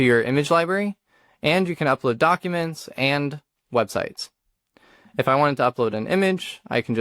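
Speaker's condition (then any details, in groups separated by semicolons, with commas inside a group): No condition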